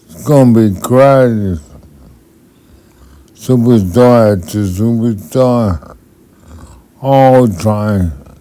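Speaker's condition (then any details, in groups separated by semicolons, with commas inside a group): Multiple sclerosis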